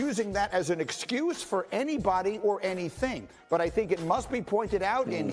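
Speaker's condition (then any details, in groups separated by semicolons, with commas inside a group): No condition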